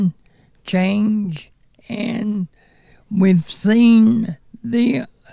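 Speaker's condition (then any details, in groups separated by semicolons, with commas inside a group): Cerebral palsy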